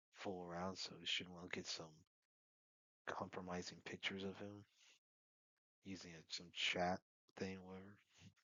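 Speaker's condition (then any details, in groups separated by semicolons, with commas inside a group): No condition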